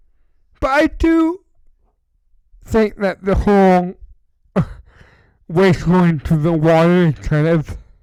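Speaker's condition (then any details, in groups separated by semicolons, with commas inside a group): Cerebral palsy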